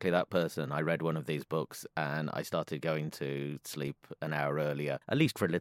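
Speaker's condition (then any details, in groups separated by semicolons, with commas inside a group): No condition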